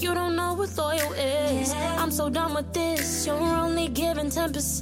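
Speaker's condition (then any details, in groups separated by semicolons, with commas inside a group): No condition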